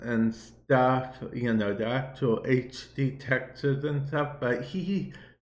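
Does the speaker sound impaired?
Yes: cerebral palsy; affects speech a bit.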